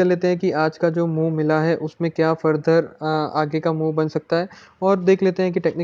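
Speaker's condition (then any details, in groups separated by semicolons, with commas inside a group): No condition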